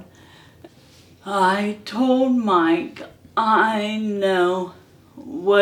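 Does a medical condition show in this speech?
Yes: ALS; hand onset.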